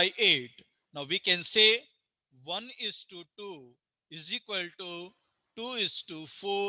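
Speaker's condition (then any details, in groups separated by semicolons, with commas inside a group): No condition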